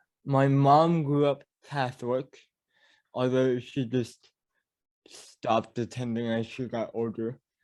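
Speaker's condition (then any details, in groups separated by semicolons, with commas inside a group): Cerebral palsy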